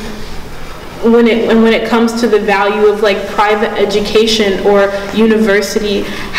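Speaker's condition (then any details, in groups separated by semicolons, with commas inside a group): No condition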